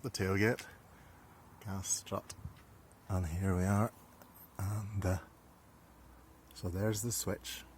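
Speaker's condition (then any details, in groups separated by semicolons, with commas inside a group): No condition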